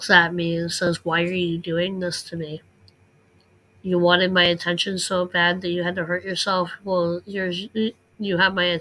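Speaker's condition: Cleft lip and palate; many childhood surgeries

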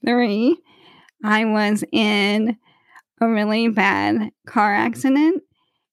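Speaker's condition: ALS; voice weaker when tired or after much talking

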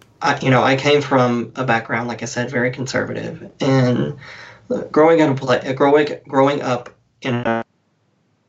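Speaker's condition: Cleft lip and palate; different

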